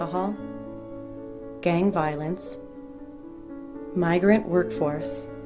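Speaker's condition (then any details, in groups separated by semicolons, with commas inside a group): No condition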